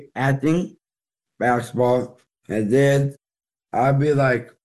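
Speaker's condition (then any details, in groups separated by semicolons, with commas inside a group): Down syndrome; 14-year-old boy, learns things more slowly than most children, needs extra care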